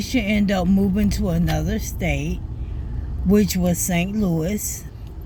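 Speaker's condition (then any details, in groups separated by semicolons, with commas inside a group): ALS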